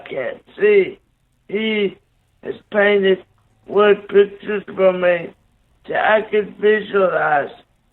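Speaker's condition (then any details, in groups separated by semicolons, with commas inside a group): Cerebral palsy; caused by brain bleed and stroke, right side paralyzed; seizures controlled with medication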